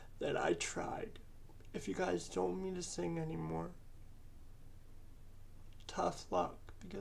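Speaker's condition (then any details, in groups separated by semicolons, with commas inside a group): Cerebral palsy; present from birth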